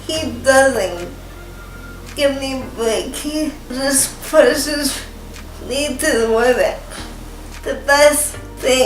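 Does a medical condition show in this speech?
Yes: cerebral palsy; scoliosis, lordosis, spinal fusion rods C1 to tailbone.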